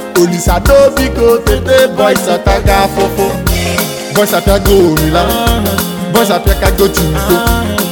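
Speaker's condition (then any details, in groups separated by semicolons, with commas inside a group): No condition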